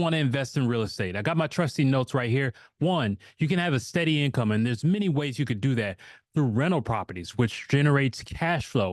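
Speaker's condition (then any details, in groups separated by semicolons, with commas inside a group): No condition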